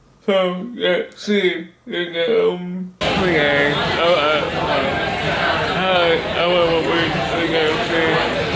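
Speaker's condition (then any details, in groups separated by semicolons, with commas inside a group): Cerebral palsy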